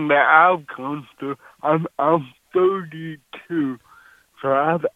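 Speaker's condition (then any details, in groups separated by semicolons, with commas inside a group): Cerebral palsy; 32 years since onset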